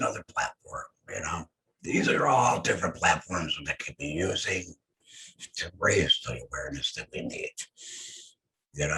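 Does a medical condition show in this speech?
Yes: head and neck cancer; voice lost.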